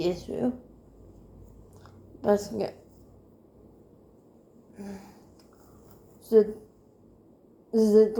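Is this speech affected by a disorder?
Yes: cerebral palsy.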